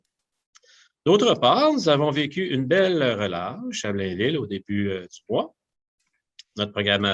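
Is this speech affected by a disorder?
No.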